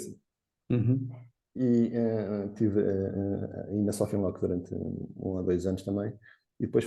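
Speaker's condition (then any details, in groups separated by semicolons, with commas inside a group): No condition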